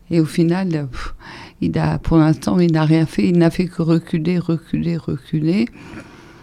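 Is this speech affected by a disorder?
Yes: ALS (Charcot's disease); advanced, increasing oxygen use, lies down a lot, muscle pain, constant contractures; breathing difficulties.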